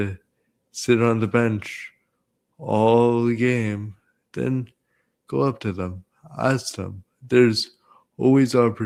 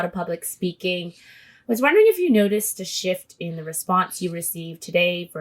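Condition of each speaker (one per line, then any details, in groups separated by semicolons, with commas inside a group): Cerebral palsy; present from birth; manual wheelchair
No condition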